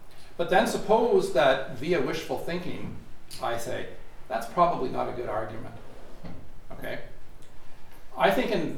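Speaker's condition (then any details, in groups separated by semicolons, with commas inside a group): No condition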